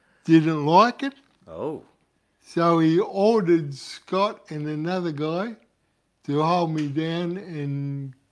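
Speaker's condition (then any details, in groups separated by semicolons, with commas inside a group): Cerebral palsy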